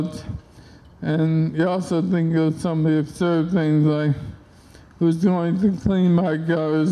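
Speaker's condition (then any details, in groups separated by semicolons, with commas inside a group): ALS; onset left hand and arm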